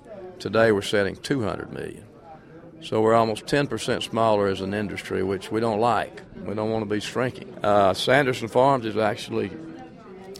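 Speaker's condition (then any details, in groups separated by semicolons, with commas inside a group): No condition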